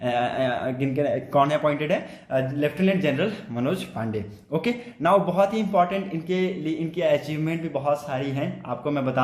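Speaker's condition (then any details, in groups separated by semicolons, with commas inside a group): No condition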